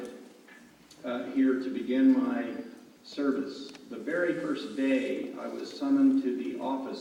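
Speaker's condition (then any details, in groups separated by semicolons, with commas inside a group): No condition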